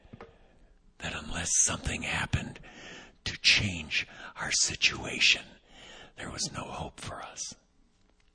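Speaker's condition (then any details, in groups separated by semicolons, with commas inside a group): Vocal cord paralysis, unilateral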